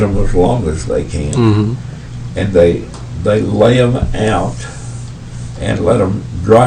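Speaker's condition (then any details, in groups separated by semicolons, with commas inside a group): Parkinson's; tremors as early symptom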